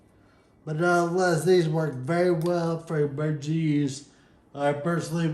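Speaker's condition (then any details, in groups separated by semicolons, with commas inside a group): Friedreich's ataxia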